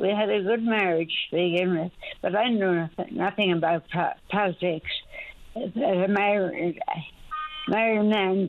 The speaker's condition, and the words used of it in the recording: Stroke. She has a little bit of a speech impediment, but I'm sure you'll be able to handle what she's saying, and you can clarify any words, or I'll clarify as she speaks.